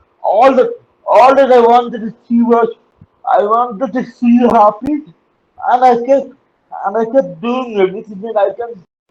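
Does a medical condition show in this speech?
Yes: cerebral palsy; uses wheelchair.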